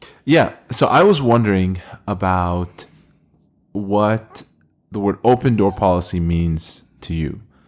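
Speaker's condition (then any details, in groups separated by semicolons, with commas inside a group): No condition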